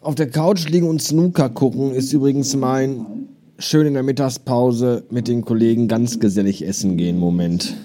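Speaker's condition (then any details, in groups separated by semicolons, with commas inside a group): No condition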